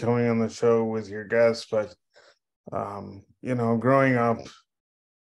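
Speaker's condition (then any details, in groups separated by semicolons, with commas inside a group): Cerebral palsy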